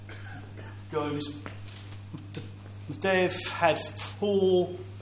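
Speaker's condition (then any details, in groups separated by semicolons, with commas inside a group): Stammer; audible stammer; repeated sounds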